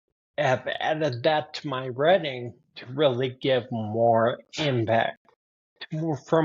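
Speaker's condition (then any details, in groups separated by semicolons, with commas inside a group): Ataxia sca15; spinocerebellar ataxia type 15, progressive neurodegenerative; diagnosed age 28, worse in 40s, lost handwriting, balance problems; speech worsening since 40s, continues to worsen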